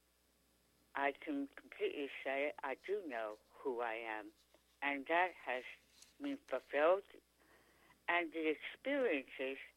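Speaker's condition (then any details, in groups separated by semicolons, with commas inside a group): Tongue cancer; second surgery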